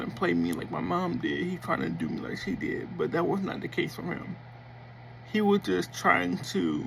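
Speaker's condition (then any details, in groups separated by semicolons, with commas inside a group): Cerebral palsy; affects speech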